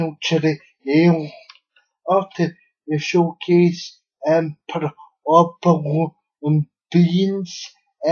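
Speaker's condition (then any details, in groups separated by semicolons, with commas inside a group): Cerebral palsy; unable to walk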